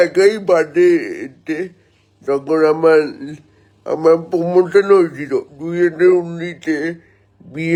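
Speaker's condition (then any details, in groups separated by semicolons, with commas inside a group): Cerebral palsy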